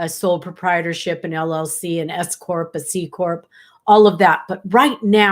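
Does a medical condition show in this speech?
No.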